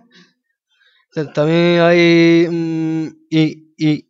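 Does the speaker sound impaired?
Yes: Down syndrome; congenital, extra copy of chromosome 21, variable intellectual disability.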